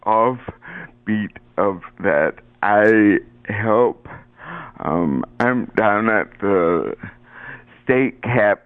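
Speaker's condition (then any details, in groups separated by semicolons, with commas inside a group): Cerebral palsy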